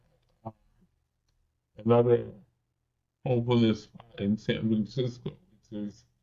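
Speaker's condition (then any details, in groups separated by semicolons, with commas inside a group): Cerebral palsy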